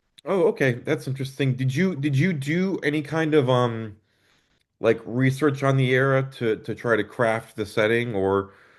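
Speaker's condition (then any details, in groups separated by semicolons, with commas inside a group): No condition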